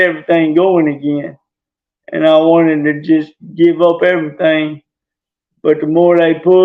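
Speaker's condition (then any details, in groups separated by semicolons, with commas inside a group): Traumatic brain injury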